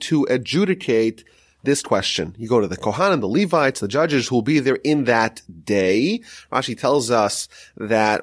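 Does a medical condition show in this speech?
No.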